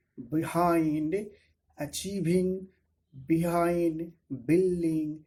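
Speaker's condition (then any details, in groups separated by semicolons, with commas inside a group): No condition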